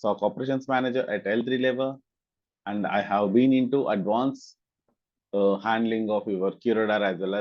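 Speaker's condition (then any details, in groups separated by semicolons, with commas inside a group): No condition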